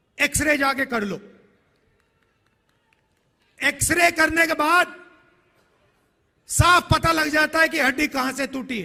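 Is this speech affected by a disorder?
No.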